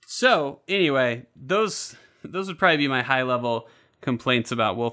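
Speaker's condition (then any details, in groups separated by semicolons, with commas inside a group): No condition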